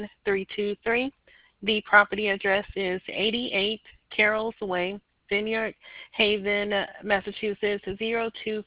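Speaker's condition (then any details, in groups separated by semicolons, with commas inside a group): No condition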